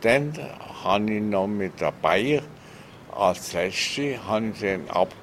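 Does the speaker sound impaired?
Yes: stroke; stroke after a broken leg, aged 83; recovering, generally much better, rebuilding lost language skills, returning slowly; sometimes speaks a bit slowly, lost some learned local West African languages.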